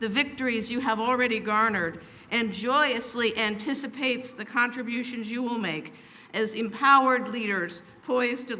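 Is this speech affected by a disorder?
No.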